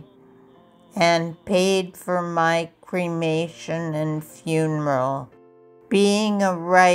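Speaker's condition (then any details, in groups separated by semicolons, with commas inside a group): Multiple sclerosis; diagnosed at age 17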